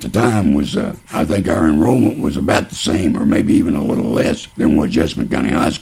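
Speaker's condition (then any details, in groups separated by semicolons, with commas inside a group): Laryngeal cancer; laryngeal cancer following lung cancer diagnosed 2006, later lesions in mouth and one on neck, about 12 years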